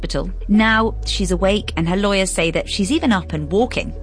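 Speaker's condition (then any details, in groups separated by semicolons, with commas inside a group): No condition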